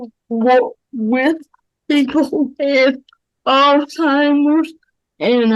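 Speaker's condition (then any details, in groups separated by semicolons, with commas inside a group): Cerebral palsy; mild form; very independent; speech most affected area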